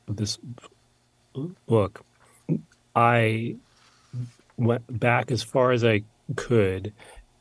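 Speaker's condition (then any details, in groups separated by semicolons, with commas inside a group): Stutter; long hidden; still stutters, no cure; blocking, no stuttering when singing; prolonged sounds, blocks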